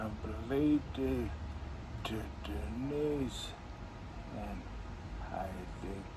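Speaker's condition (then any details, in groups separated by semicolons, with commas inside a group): ALS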